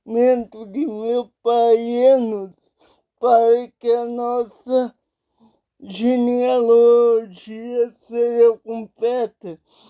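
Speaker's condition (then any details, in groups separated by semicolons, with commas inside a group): Paralysis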